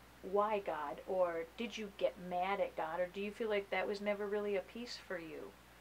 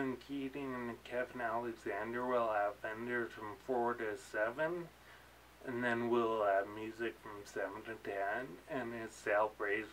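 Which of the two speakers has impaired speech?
The second: ataxia; late onset; moderately progressed; articulation effortful, swallowing coordination sometimes fails, more slurring when aroused.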